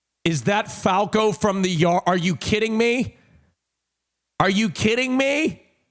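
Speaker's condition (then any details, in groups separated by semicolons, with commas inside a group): No condition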